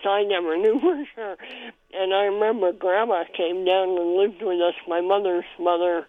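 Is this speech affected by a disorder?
Yes: cleft palate; congenital cleft palate, feeding difficulty in infancy.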